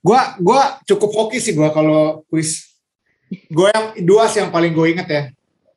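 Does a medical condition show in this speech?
No.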